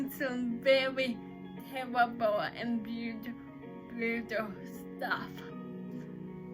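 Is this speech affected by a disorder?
Yes: cerebral palsy; uses crutches.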